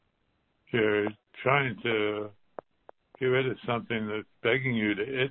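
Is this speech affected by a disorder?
Yes: Parkinson's; stem cell infusions in houston, infusions finished, assessment due in september; in clinical trial of stem cell therapy derived from donated bone marrow.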